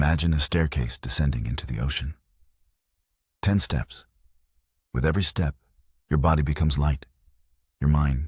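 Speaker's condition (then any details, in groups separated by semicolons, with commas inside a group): No condition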